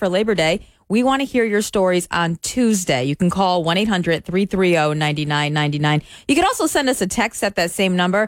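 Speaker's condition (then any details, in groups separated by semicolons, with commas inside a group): No condition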